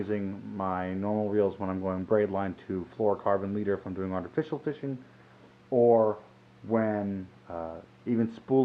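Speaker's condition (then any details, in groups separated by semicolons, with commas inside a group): No condition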